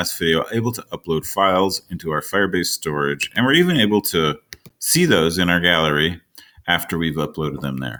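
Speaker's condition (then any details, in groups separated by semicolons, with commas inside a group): No condition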